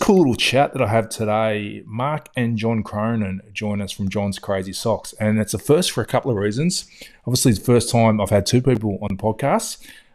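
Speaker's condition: No condition

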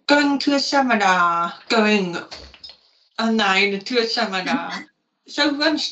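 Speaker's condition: Profoundly deaf; profound deafness

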